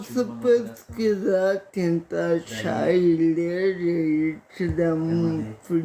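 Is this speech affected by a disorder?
Yes: paralysis.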